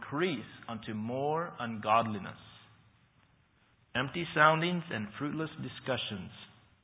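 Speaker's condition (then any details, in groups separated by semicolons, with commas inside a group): No condition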